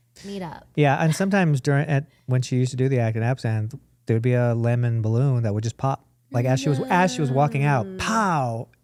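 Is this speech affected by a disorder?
No.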